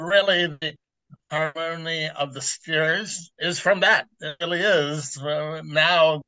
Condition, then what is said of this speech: Aphasia. So even though I know everything that I want to say, there are some things that I just can't, or I can't do it really fast.